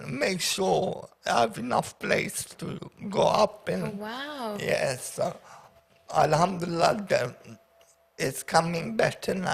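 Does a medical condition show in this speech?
Yes: paraplegia with essential tremor.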